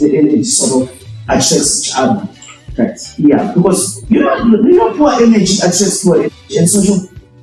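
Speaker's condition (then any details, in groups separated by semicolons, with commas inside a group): No condition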